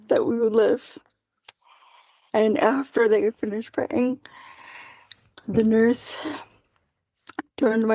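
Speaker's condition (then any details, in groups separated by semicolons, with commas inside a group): Quadriplegic cerebral palsy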